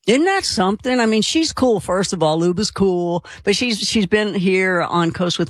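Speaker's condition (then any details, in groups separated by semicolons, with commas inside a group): No condition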